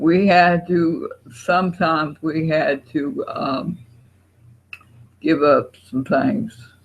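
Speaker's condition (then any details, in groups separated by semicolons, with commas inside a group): Parkinson's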